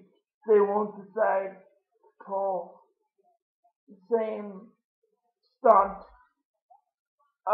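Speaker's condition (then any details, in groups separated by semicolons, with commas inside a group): Cerebral palsy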